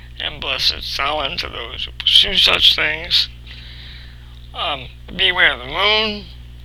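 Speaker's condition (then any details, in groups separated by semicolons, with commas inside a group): Cerebral palsy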